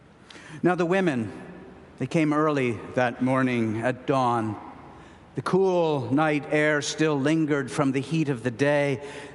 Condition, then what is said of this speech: No condition.